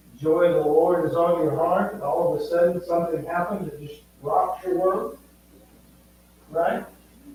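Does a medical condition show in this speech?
No.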